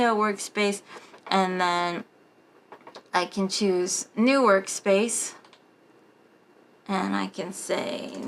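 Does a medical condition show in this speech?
No.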